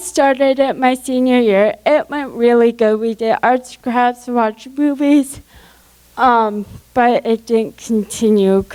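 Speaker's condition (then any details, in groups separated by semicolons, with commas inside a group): Cerebral palsy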